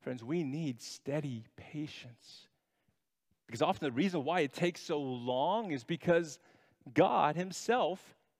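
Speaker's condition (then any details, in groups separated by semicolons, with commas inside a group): No condition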